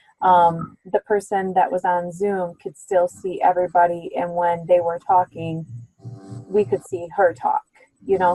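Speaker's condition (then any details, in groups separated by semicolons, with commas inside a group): No condition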